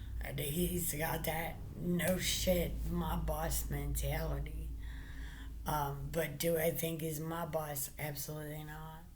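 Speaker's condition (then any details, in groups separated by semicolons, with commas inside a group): Brain injury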